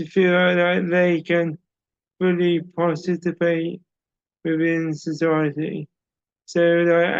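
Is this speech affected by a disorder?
Yes: cerebral palsy; audible speech impairment.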